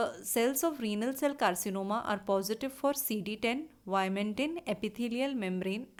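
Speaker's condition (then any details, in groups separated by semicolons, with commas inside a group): No condition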